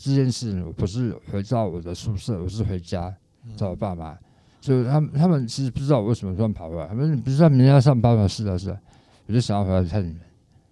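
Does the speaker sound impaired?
Yes: tongue cancer, stage 4 tongue cancer and parotid cancer; daily pronunciation practice after recovery, now speaks clearly, called a miracle by others.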